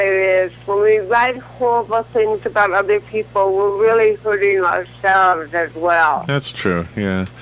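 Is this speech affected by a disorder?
Yes: cerebral palsy; from birth, leg spasticity.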